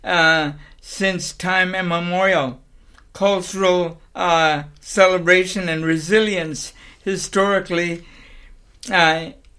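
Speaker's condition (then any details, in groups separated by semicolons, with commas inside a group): Cerebral palsy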